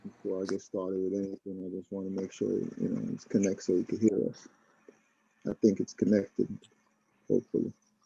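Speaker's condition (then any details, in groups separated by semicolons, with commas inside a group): No condition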